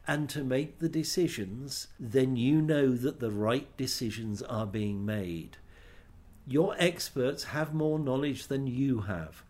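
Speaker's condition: No condition

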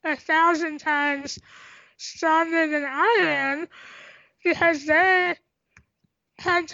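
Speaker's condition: Tracheostomy, cystic hygroma of head and neck; lymphatic system

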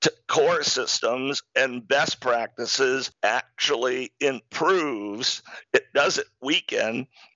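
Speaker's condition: Spasmodic dysphonia; partial loss of voice

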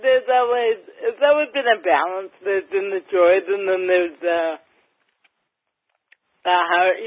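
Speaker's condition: Cerebral palsy, mild; mildly affects speech

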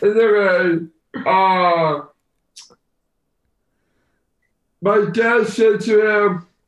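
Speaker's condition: Down syndrome; poor balance

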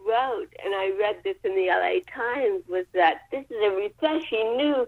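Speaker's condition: Cerebral palsy; spinal cord surgery last summer, brace after surgery

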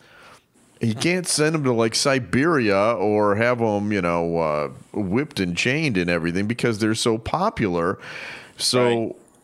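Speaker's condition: No condition

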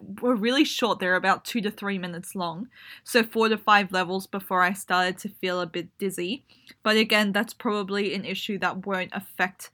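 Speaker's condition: No condition

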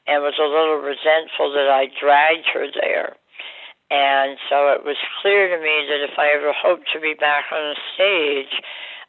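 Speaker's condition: Oral cancer surgery, jaw removal; radiation may affect vocal cords

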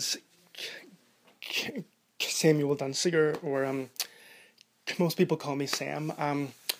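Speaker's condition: Stuttering; stuttering since age 3 or 4, nearly entire life; adds k sound as secondary behavior when stuttering, even on non-k words, tries voluntary stuttering; blocks

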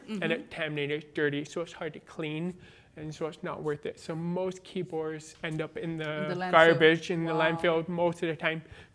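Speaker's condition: Born deaf, cochlear implant

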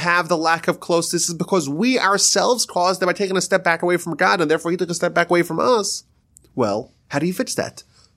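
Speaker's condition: No condition

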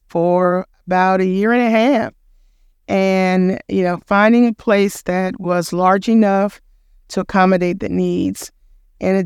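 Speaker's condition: No condition

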